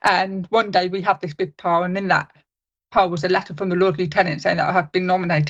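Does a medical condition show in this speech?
Yes: deafness; cannot really understand speech sounds without hearing aids, learning level 3 sign language; following interview via live captions on Teams plus live transcription app.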